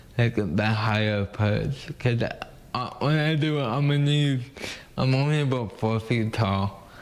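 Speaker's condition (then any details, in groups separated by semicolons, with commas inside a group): Cerebral palsy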